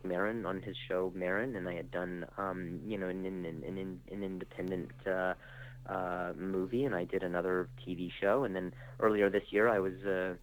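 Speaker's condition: Stutter; acquired stutter after traumatic brain injury and concussion from freak softball injury, motor skills also affected; stutters now, tells audiences early about the stutter to put them at ease; stuttered speech; repeated sounds, blocks

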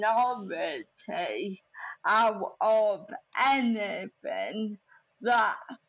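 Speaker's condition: Cerebral palsy; in her 30s

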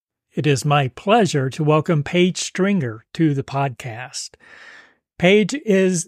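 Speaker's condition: No condition

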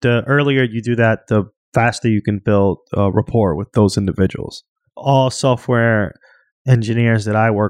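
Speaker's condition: No condition

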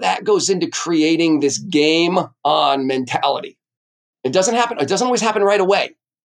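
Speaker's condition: No condition

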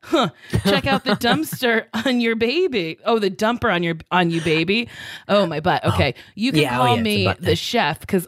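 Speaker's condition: No condition

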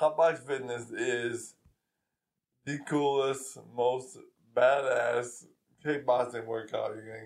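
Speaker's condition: ALS

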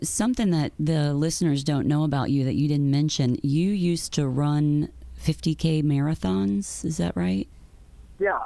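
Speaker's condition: No condition

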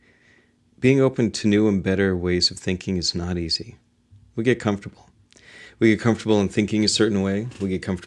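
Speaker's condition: No condition

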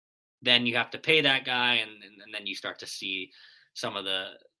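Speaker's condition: No condition

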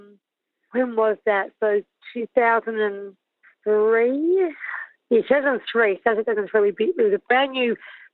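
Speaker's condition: Stutter; scared to ask people things because of it; repeated sounds, prolonged sounds

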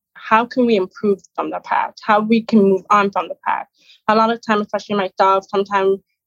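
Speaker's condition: Deafness, hard of hearing

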